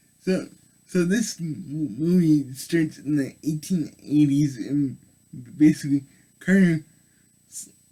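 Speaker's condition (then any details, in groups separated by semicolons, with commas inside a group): Cerebral palsy; able to speak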